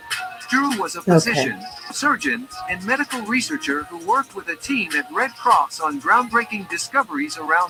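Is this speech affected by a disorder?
No.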